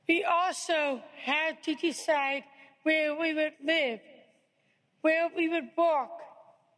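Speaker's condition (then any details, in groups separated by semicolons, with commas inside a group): Down syndrome; diagnosed at birth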